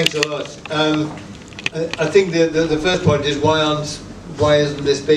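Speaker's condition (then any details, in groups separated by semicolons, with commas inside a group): No condition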